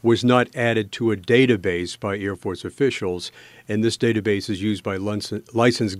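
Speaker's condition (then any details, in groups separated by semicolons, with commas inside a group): No condition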